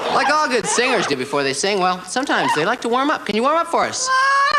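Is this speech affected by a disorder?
No.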